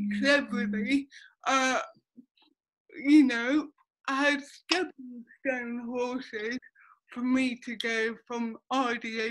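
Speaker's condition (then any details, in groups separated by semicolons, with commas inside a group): Cerebral palsy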